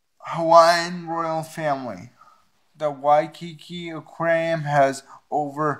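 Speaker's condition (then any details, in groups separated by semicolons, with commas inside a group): Cerebral palsy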